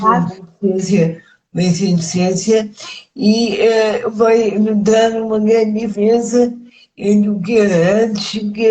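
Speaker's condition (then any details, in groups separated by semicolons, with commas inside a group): Cerebral palsy; speech affected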